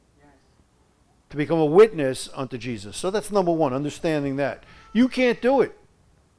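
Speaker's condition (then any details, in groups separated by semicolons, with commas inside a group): No condition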